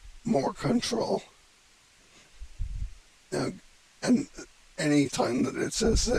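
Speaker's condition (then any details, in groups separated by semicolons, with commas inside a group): Cerebellar ataxia from brain tumour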